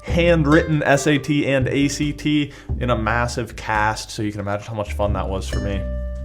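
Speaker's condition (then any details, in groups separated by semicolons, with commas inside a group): No condition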